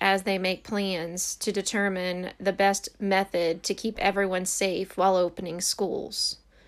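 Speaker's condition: No condition

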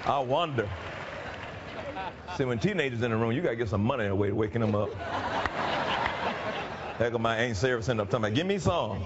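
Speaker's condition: No condition

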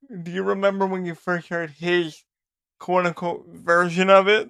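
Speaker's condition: Cerebral palsy; fast talking radio voice

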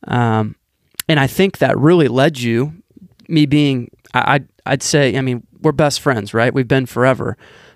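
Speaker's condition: No condition

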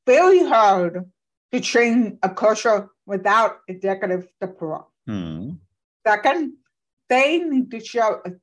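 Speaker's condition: Profoundly deaf; speaks with own voice

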